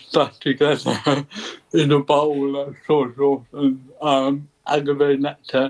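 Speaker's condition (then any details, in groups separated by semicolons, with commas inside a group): Cerebral palsy; ataxic type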